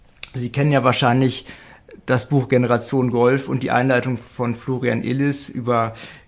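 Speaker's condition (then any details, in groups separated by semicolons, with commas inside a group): No condition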